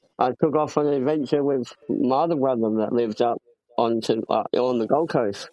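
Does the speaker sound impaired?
Yes: cleft palate; congenital.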